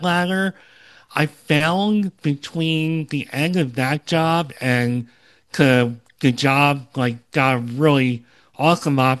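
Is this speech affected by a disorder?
Yes: cleft lip and palate; congenital cleft lip and palate, part of rare Opitz GBBB syndrome; earlier low confidence speaking and presenting, improved with podcast practice.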